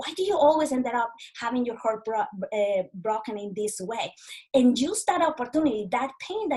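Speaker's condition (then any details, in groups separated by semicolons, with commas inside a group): No condition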